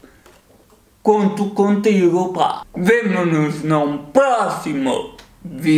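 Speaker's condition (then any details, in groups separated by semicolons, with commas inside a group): Cerebral palsy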